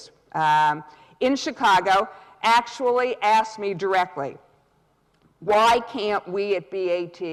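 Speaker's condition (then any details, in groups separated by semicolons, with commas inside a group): No condition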